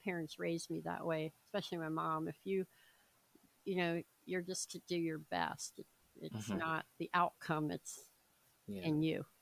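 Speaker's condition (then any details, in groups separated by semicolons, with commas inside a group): Cleft palate, severe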